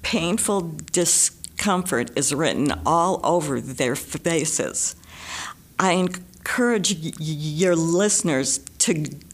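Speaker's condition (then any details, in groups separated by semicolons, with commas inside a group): Stutter; stutter persisting despite much of life trying to stop, described as incurable; severe stutter, stutters a lot; struggles to speak; prolonged sounds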